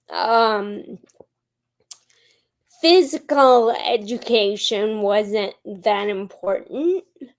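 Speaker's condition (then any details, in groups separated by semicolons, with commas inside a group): Friedreich's ataxia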